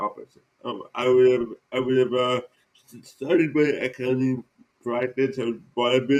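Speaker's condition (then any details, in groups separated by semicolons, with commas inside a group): Cerebral palsy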